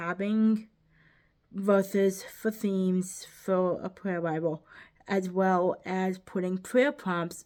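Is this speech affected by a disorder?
Yes: cerebral palsy.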